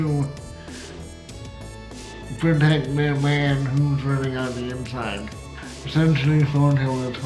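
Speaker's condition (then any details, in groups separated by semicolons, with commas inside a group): Cerebral palsy, spastic, severe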